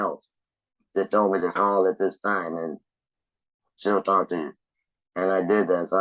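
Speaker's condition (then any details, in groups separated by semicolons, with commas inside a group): Laryngectomy; laryngectomy for cancer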